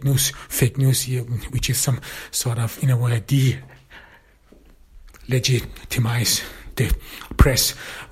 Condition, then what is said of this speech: Stuttering. At least this is my own perception, so I don't know whether this is being perceived the same way.